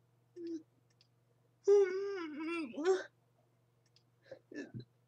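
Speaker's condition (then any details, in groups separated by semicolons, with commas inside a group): Cerebral palsy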